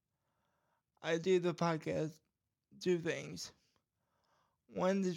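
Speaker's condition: Cerebral palsy; some parts edited out and retried

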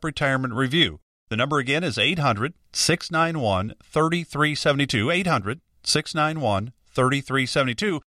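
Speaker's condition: No condition

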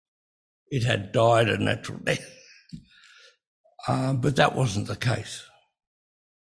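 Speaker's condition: Breathing-related speech difficulty

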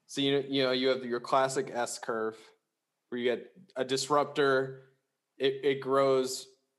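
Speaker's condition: No condition

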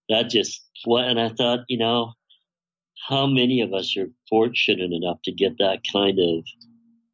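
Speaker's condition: Bilateral cleft lip and palate, severe; describes self as facially disfigured and vocally distorted

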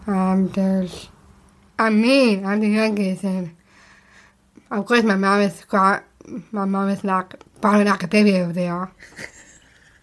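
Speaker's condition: Down syndrome; speech therapist miss leah

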